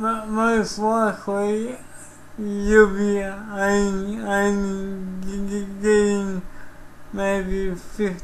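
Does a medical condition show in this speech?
Yes: cerebral palsy.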